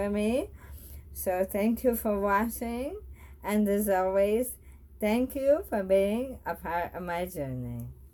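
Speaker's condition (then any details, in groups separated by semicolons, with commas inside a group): Bulbar onset ALS; bulbar onset, thick hard-to-move tongue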